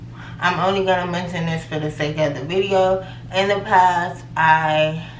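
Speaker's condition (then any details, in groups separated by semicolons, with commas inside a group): Cerebral palsy; from birth, left leg affected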